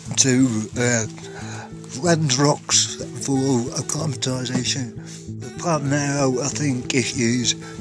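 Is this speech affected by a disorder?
Yes: cerebral palsy.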